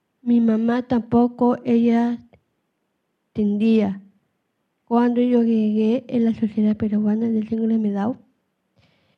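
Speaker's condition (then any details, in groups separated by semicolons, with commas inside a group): Down syndrome; speaks Spanish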